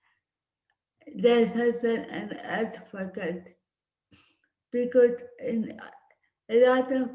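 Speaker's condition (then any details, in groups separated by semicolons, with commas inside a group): Cerebral palsy; speech impediment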